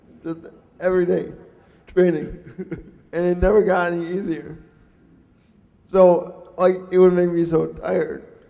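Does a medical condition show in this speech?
Yes: cerebral palsy; mixed quadriplegic type.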